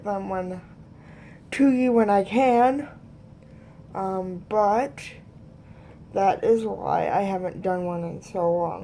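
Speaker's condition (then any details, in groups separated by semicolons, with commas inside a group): Cerebral palsy; both hands affected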